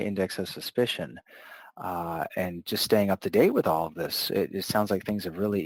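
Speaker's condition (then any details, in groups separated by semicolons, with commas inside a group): No condition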